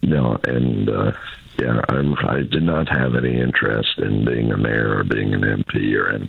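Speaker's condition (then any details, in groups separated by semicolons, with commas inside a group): Throat cancer; most recent of five bouts of cancer; recovered, still has trouble with throat, lacks energy; voice affected by throat cancer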